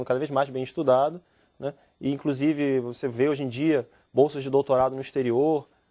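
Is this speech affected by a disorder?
No.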